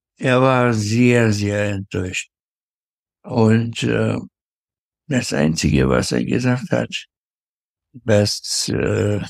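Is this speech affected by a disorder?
Yes: Parkinson's disease; enormous forgetfulness; severe forgetfulness; forgets words mid-sentence.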